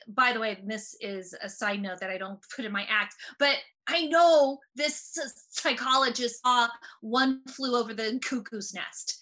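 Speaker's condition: Stuttering; stutter since about third grade, brain-based, joined stuttering project of Michael Sugarman, later National Stuttering Association; adult, openly stutters, performs stand-up comedy, began stand-up at 35 after stuttering conference; stutter sometimes shows on stage, once concealed with funny voice or intonation in eighth grade; prolonged sounds

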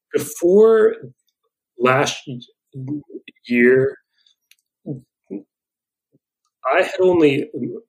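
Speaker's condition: Stuttering; lifelong, persisting into adulthood, long kept unspoken, now openly accepted; still stutters; blocks

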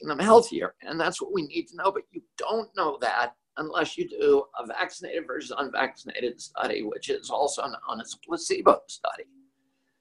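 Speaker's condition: Spasmodic dysphonia; twitches in voice box or larynx; voice sounds a little different

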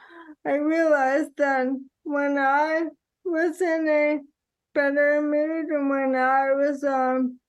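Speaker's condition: ALS; diagnosed 2014, onset with a finger not working, diagnosis delayed; about 10 years since diagnosis, exercise as intervention, running marathons

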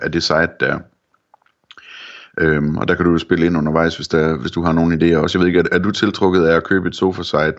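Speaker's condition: No condition

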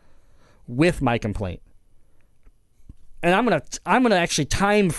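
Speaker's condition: Cleft palate; present since birth

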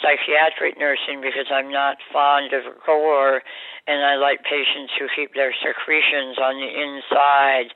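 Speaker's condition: Oral cancer surgery, jaw removal; bar removed

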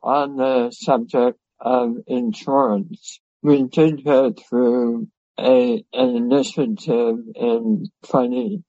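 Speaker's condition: Head and neck cancer; five-time survivor, surgery, radiation, years of toxic chemotherapy, about 2.5 years intense treatment; no evidence of disease for years, severe dysphagia, no normal meal for years; severe dysphagia from surgery, radiation and chemotherapy effects

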